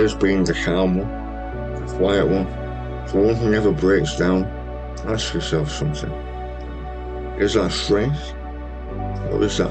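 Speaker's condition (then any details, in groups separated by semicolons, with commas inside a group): Stage 4 tongue cancer, hemiglossectomy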